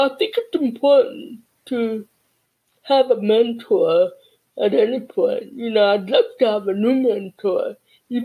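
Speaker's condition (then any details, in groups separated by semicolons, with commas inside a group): Cerebral palsy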